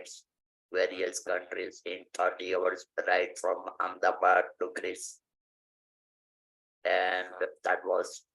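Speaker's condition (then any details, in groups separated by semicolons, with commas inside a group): Laryngectomy (vocal cords removed) after stage IV vocal cord cancer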